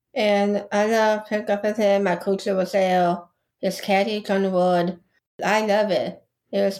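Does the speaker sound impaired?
Yes: Down syndrome; intellectual disability.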